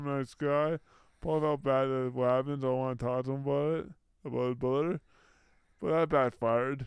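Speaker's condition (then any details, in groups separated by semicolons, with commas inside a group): Brain injury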